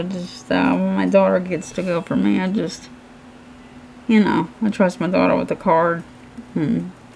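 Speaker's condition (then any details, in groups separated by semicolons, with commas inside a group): Cerebral palsy; hands affected, shaking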